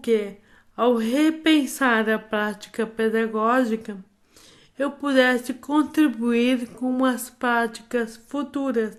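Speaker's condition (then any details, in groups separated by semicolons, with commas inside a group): Amyotrophic lateral sclerosis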